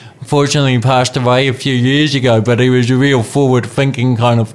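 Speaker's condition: Cerebral palsy; stopped childhood therapies

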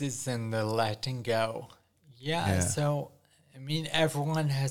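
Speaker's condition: Ataxia after strokes, mild; ataxia with uncoordinated movements and weakness after four strokes, nine brain surgeries, formerly walker and cane; initially nonverbal, knew only ASL alphabet, improvised signs, now slight speech impediment, not really bad

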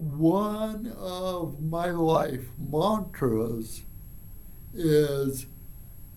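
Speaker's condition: Cerebral palsy; from birth

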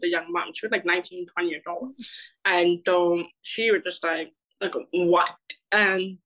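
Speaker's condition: Deafness; childhood speech therapists

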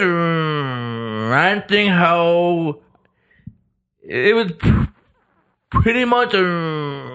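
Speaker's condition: Stutter; attempted self-cure with about 10 grams of psilocybin mushrooms, inspired by Joe Rogan guest, unsuccessful; stutter still present despite attempts to cure it; persistent stutter; repeated sounds, blocks

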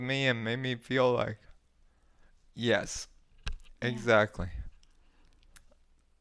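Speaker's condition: ALS; ALS diagnosed at 35, followed by ALS team at Nova, PEG feeding tube, needs assisted toilet transfers

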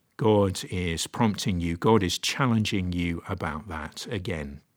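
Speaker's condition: No condition

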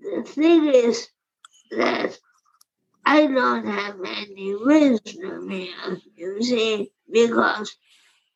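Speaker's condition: Primary lateral sclerosis; wheelchair use

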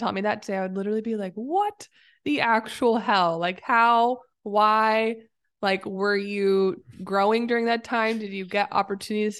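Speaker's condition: No condition

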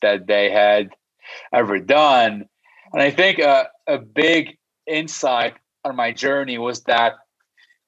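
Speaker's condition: Stutter; stutter since childhood, stutters in six languages: English, French, Spanish, Arabic, Portuguese, Armenian; audible stutter during interview; no stuttering when singing, avoided speaking for years out of fear, later joined Toastmasters and debating club; blocks

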